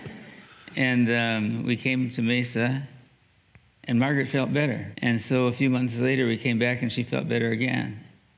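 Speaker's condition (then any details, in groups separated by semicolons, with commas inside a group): Parkinson's disease; began with worse handwriting, fine motor trouble, mild left hand tremor, gait change; about 6 years since onset, among 5% least affected per Barrow Neurological Clinic, Phoenix; reduced voice volume, uses classroom microphone, dictates with naturally speaking software, not standard strong dopamine medication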